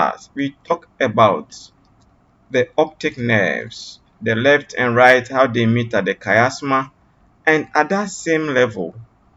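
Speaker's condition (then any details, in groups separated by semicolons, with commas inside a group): No condition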